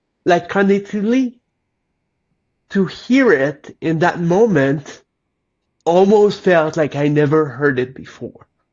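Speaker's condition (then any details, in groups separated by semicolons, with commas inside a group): Cerebral palsy; lifelong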